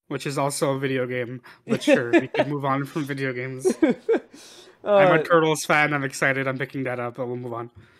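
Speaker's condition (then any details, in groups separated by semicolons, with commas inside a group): No condition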